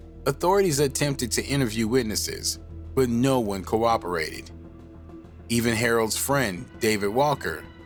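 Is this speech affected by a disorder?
No.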